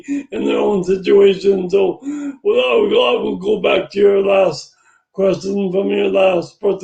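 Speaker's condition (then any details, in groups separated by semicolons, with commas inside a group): Brain injury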